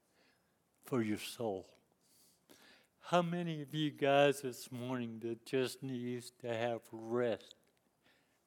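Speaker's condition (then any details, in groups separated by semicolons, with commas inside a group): Cerebral palsy; lifelong disability since youth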